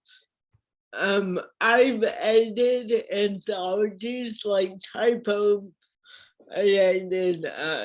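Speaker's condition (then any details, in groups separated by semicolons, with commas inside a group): Cerebral palsy; mild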